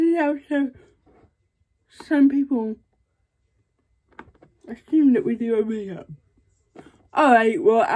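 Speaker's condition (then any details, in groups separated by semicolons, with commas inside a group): Cerebral palsy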